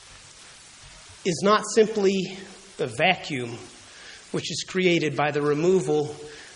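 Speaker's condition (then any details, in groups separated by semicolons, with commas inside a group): No condition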